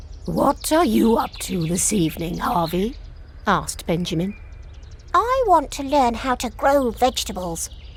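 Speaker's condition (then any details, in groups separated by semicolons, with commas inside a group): No condition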